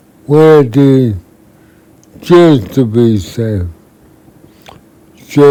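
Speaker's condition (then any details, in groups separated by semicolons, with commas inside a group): Multiple sclerosis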